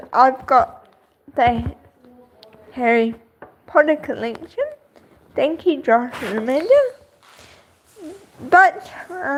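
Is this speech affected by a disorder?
Yes: cerebral palsy.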